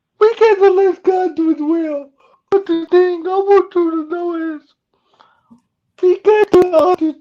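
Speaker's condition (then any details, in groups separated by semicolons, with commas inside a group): Cerebral palsy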